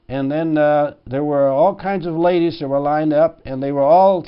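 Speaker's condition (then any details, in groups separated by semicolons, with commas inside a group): No condition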